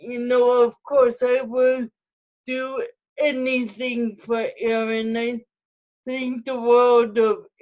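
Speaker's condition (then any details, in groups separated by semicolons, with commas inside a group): Cerebral palsy, spastic ataxic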